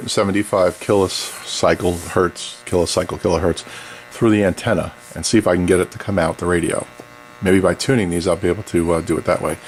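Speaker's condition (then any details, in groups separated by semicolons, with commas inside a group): No condition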